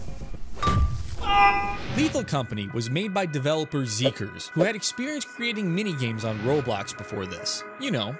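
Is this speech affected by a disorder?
No.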